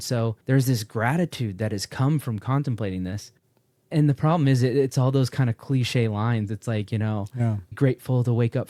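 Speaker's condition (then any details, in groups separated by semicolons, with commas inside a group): No condition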